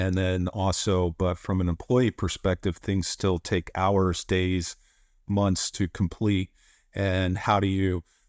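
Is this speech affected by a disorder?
No.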